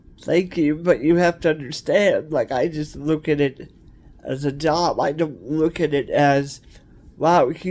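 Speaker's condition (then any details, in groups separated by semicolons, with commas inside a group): Cerebral palsy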